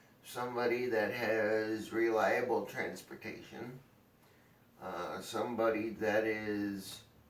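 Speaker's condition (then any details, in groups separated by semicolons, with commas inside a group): Cerebral palsy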